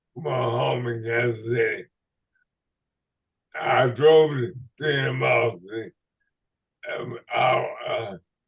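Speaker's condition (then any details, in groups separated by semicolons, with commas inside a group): ALS/MND; uses red light therapy; throat locks up blocking breathing, speech too poor for phone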